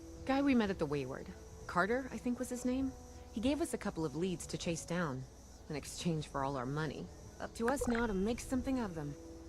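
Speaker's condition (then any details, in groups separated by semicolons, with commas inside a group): No condition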